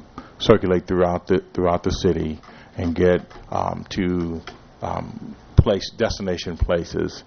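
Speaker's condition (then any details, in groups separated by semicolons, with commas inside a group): No condition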